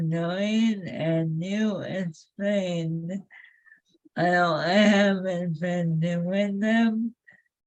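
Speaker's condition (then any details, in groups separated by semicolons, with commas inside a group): ALS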